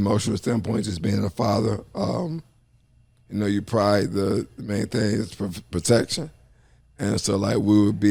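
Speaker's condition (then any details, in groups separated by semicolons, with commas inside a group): ALS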